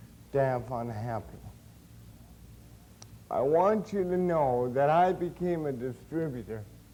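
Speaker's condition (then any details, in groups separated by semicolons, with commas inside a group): Cerebral palsy; since birth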